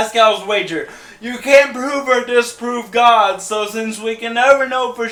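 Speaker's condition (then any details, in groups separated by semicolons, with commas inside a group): Cerebral palsy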